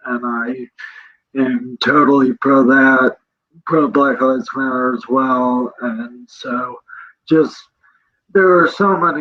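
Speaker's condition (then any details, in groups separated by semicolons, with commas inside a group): Cerebral palsy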